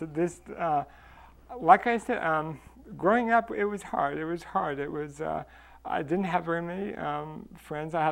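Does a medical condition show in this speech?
Yes: cerebral palsy.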